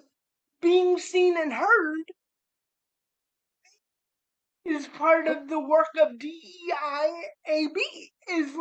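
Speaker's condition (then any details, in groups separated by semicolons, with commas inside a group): Cerebral palsy; spastic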